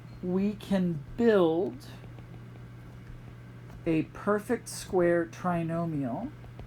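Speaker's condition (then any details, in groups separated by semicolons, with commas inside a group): No condition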